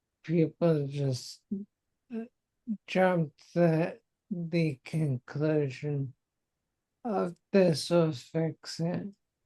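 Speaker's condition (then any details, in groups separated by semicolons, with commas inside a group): Multiple sclerosis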